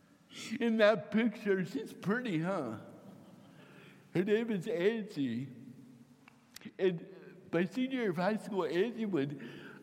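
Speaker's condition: Cerebral palsy, mild; typewriter for writing

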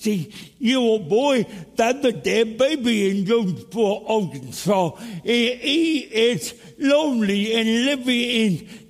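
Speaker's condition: Cerebral palsy; speech impediment

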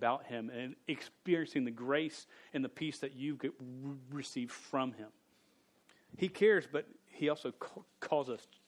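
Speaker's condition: Stutter; stutter since age 5, persisted through teenage years, no successful fix; still stutters, speaking publicly for about 23-24 years; not fully fluent, stuttered on own name as teenager; repeated sounds, blocks

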